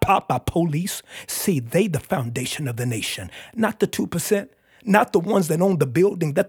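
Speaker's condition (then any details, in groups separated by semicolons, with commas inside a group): No condition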